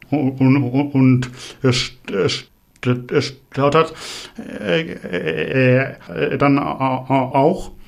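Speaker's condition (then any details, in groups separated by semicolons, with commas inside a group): Stuttering; developmental, lifelong, possibly inherited, father stuttered, brother fluent, logopedic speech therapy, constant since second grade; strong stuttering, stronger than interviewee's ten-year-old son's, syllable and word repetitions, frequent filler interjections; repeated words, blocks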